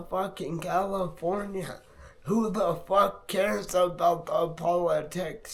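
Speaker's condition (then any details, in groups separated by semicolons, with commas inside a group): Multiple sclerosis; affects hands and left arm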